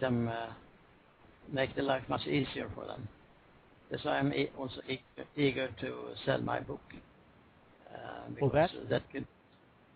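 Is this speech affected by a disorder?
Yes: Parkinson's disease; Parkinson's 21 years, levodopa, anti-reaction medicine from year 15 halved intake, Lars-Erik Unestål mental training.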